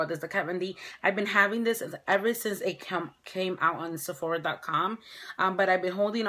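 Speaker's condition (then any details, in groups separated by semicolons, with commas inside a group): No condition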